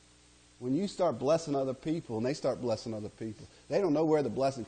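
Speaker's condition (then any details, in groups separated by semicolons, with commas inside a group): No condition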